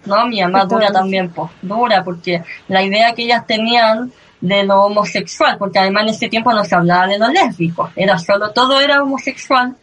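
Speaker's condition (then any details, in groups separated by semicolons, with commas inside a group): Cleft lip and palate; since early childhood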